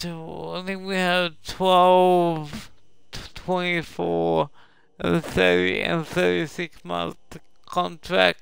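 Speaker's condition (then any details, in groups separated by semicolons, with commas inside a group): Cerebral palsy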